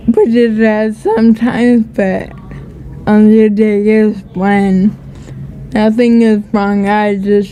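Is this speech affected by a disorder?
Yes: ataxia.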